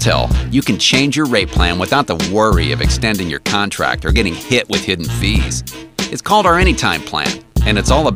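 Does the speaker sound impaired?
No.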